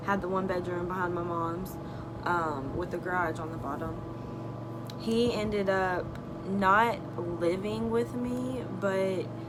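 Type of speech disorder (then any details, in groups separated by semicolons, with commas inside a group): None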